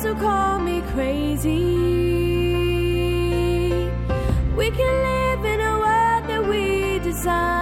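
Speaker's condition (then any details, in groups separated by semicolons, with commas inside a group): No condition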